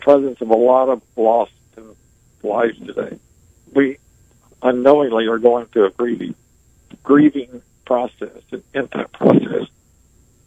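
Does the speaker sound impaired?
Yes: ALS; ALS destroying motor neurons controlling muscles, nearly 20 years, sensation intact, clothing seams cause pain; paralyzed with sensation intact, uses wheelchair; barely able to speak.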